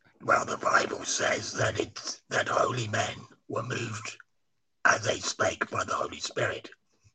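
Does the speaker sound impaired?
Yes: laryngectomy after cancer; speaks and street preaches without voice box.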